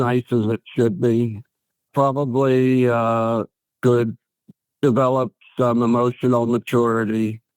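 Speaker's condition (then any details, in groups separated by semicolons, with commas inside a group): ALS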